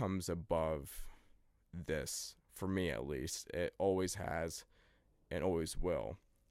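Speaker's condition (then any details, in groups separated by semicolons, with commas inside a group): No condition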